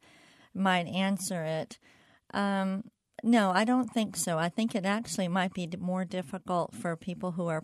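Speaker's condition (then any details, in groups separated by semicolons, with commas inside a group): Cleft palate; communication disorder, helped by speaking with intent and more effort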